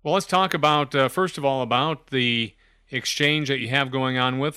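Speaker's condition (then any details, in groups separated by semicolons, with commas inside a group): No condition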